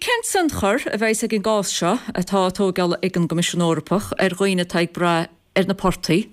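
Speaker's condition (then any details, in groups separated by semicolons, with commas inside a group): No condition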